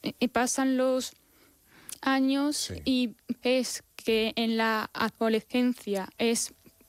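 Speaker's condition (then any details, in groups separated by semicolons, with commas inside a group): Stuttering; stuttering since early childhood, worse in adolescence, indirect childhood treatment, at 12 told nothing more helps; avoided speaking and exposure since childhood; prolonged sounds, blocks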